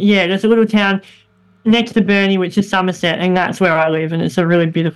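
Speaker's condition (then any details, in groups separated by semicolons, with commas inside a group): Bilateral cleft lip and palate; childhood voice squeaky, very airy, nasal, lifelong speech therapy, braces in teens, much improved since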